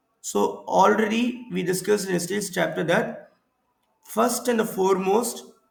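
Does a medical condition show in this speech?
No.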